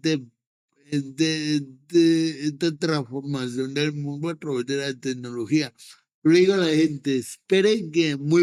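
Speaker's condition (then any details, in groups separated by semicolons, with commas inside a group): Cerebral palsy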